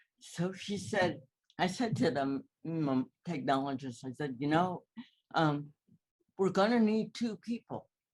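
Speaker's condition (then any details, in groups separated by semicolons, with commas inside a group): Cerebral palsy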